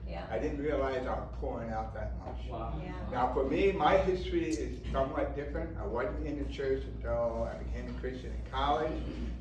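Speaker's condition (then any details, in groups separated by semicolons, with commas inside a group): No condition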